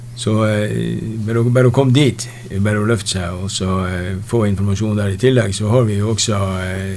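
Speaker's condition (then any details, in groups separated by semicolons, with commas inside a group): Parkinson's disease; about 6-7 years since onset, no family history, not yet advanced; some days with struggling, takes timed medication, does training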